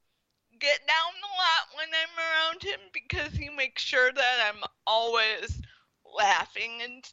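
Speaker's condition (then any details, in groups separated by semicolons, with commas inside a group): Spastic quadriplegic cerebral palsy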